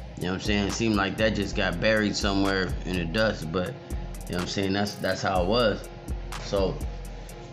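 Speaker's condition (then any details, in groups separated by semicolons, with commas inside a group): No condition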